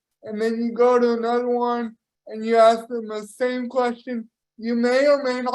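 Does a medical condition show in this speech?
Yes: cerebral palsy; power wheelchair.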